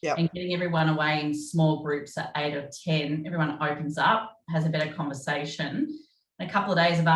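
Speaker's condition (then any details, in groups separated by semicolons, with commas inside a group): No condition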